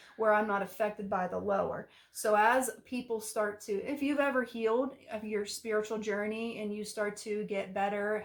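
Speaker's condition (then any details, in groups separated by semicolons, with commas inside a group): No condition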